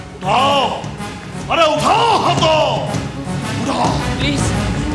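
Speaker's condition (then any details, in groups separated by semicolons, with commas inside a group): No condition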